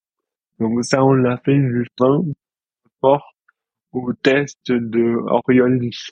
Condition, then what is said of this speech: Dystonia. Donc la dystonie, c'est une maladie neurologique qui impacte les troubles pour moi, qui peut faire des troubles de l'élocution et de la motricité fine.